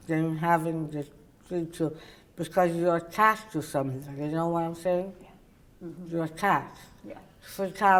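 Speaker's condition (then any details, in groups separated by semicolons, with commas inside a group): Oral cavity cancer, partial glossectomy; after surgery and radiation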